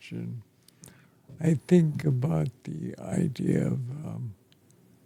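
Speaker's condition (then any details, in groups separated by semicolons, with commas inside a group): ALS; affects chest and throat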